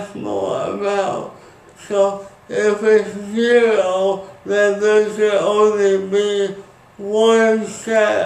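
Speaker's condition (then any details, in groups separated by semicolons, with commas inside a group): Speech impairment after birth surgery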